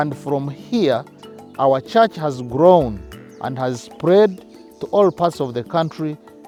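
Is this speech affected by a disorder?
No.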